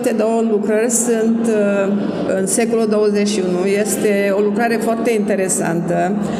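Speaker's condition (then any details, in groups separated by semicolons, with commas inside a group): No condition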